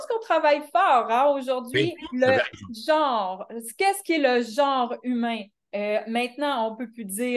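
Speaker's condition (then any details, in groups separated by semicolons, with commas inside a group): No condition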